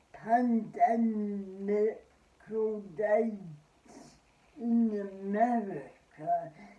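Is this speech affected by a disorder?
Yes: cerebral palsy; spastic.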